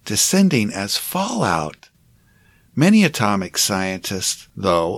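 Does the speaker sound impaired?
No.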